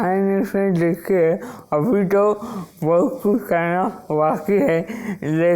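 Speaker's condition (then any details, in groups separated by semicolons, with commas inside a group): Wilson's disease; onset at age 16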